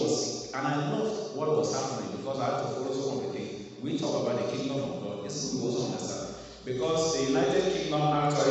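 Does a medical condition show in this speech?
No.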